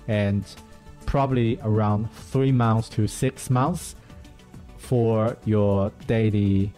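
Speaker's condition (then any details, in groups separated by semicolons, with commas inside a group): No condition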